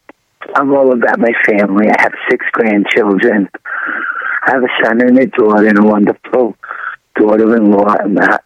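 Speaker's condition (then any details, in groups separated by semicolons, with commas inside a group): Throat cancer surgery; after long recovery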